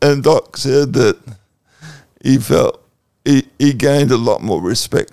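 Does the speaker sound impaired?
Yes: cerebral palsy.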